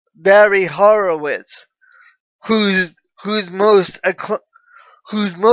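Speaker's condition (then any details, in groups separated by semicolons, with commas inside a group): Cerebral palsy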